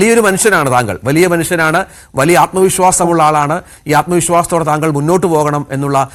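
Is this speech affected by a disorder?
No.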